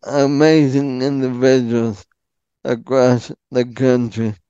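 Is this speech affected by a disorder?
Yes: ALS; frequent throat clearing.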